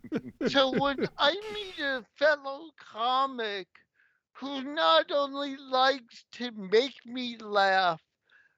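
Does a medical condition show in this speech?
Yes: cerebral palsy; slow walking.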